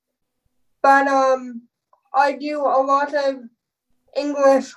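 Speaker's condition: Spastic cerebral palsy, spastic, with dystonia, all four limbs; dystonia increases spasms in back and legs, mostly manual wheelchair, powered when unable to push

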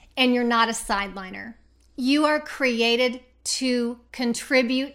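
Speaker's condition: No condition

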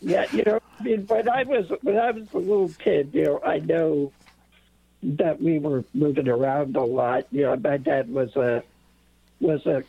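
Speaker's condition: Late-onset Pompe disease; infusion treatment

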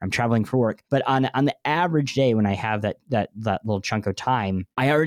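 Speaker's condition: Cleft lip and palate; 2-3 months recovery each

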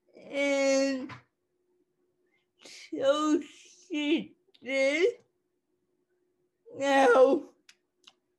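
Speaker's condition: Cerebral palsy; cerebral palsy since childhood

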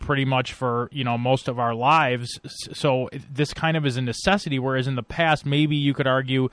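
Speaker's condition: No condition

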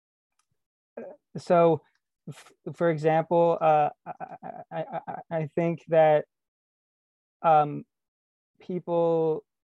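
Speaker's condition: Stuttering; man aged 23, long history of avoiding communication; discloses stutter openly, working on reducing avoidance; difficult to communicate fluently, rarely fluent even after disclosing stutter; repeated sounds, repeated words

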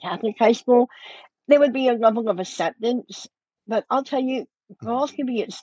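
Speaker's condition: Cleft lip and palate; congenital

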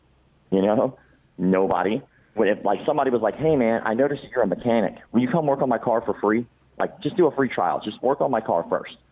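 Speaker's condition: Cleft palate; congenital

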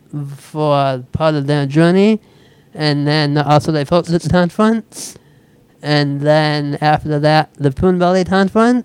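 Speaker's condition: Speech impediment; Google translator voice input once misrecognized speech

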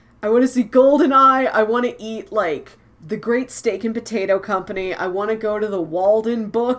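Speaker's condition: No condition

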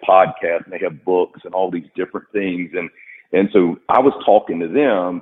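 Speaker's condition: No condition

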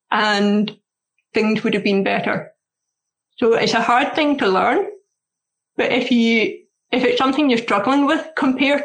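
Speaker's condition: Deafness; learning braille

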